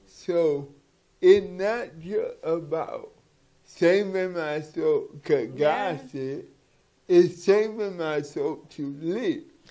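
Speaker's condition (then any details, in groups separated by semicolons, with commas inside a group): Cerebral palsy; from birth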